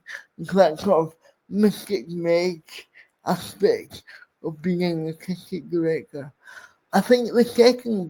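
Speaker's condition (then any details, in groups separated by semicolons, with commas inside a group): Cerebral palsy; speech impairment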